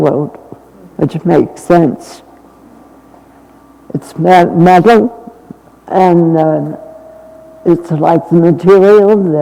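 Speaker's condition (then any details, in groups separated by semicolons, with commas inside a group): Essential tremor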